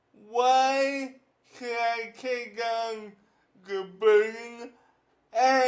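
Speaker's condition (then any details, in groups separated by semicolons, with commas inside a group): Cerebral palsy; affects whole body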